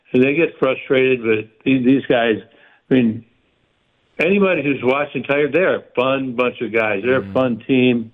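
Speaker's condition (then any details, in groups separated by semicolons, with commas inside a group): Parkinson's; stays active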